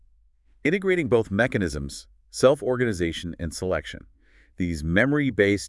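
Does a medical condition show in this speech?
No.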